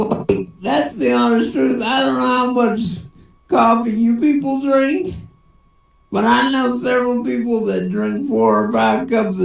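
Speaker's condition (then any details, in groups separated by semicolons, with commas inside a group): Cerebral palsy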